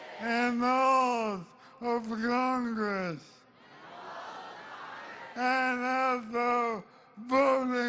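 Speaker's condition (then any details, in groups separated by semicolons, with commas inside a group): ALS; weak voice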